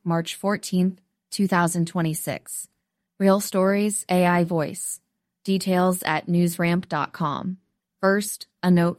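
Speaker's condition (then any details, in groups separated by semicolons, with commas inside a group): No condition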